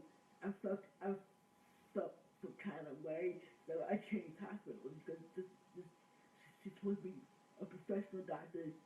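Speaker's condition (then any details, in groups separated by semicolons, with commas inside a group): Cerebral palsy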